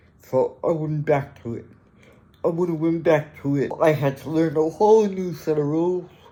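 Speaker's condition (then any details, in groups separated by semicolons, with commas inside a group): Athetoid cerebral palsy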